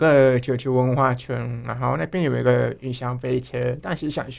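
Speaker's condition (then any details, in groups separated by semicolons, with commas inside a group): Hearing loss; hearing loss from enlarged vestibular aqueduct, long auditory-speech training with therapist 蘇心怡 into junior high, electronic hearing device; occasional vertigo, now more stable, struggles to hear in class, classmates interpret or write, avoids phone work; articulation clear enough, too fast, speeds up and loses breath when absorbed, heavy nasality, mistaken for overseas student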